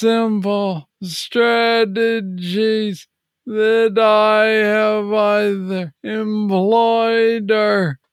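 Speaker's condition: Parkinson's disease, young onset

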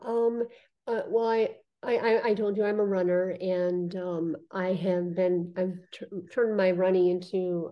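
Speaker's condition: Cleft lip and palate; congenital

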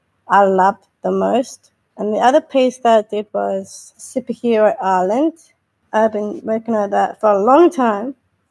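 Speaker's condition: Down syndrome; intellectual disability

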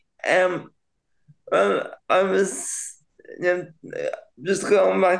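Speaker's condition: Cerebral palsy; very slightly delayed speech

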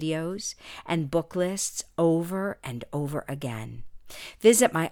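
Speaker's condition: No condition

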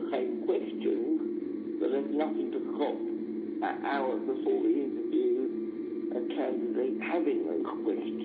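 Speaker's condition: Cerebral palsy; neurological condition, does not drive, needs support worker; needs extra support at work, slow typer, dictates to support worker, needs help to drive

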